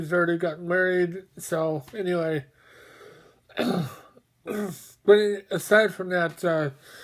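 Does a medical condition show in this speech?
Yes: mobius syndrome.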